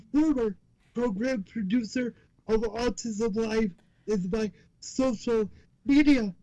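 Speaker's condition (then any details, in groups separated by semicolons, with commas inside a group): Cerebral palsy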